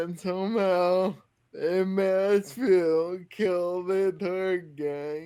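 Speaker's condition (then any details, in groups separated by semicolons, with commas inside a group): Friedreich's ataxia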